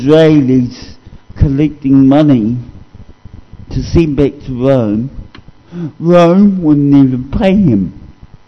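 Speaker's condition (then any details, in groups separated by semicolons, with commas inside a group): Cerebral palsy; discovered at age 2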